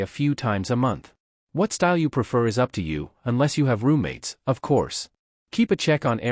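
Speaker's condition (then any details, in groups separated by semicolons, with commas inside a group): No condition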